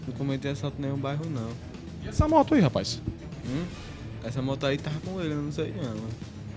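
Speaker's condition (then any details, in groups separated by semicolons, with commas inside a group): No condition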